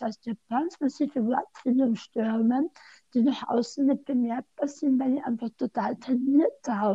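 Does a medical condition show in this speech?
Yes: tongue cancer surgery.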